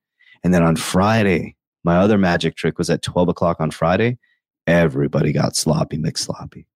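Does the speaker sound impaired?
No.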